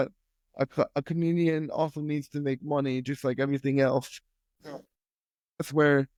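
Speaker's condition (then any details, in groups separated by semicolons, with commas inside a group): Spastic quadriplegic cerebral palsy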